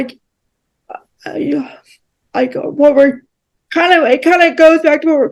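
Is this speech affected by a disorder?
Yes: cerebral palsy.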